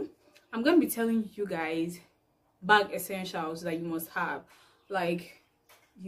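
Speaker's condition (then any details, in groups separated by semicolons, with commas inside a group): No condition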